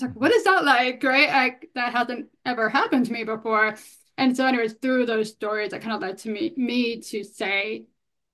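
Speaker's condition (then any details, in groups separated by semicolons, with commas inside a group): Hearing loss, bilateral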